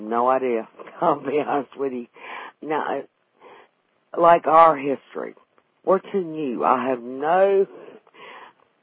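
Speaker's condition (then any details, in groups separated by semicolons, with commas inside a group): Vocal cord paralysis after stroke, unilateral vocal fold paralysis; one vocal cord paralyzed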